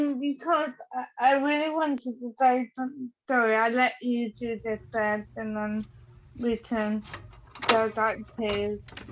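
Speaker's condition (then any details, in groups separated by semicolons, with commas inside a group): Cerebral palsy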